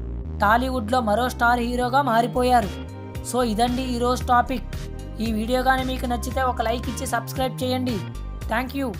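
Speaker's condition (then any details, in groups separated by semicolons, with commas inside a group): No condition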